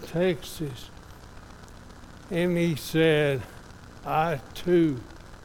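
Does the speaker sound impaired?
Yes: ALS; somewhat affected, evident today.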